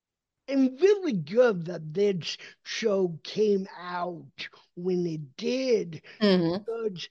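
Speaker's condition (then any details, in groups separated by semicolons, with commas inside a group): Cerebral palsy; calm voice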